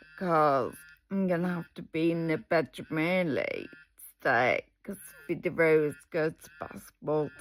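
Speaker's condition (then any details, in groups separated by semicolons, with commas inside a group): Multiple sclerosis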